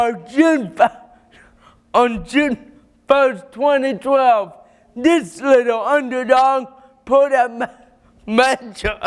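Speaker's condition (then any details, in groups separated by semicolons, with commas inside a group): Cerebral palsy; caused by car accident and premature birth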